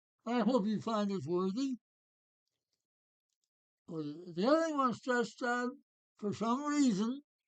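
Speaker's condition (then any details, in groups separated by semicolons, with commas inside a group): Parkinson's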